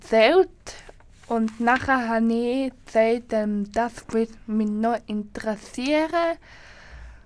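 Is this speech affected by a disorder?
Yes: cerebral palsy.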